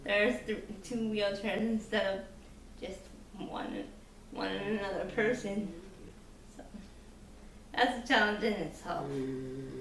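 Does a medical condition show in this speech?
Yes: cerebral palsy; increased muscle tone, diagnosed in childhood.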